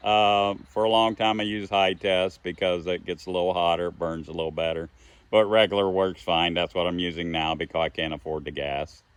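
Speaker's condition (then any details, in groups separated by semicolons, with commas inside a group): No condition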